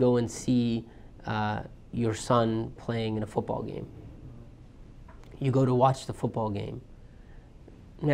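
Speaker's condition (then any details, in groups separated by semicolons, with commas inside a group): No condition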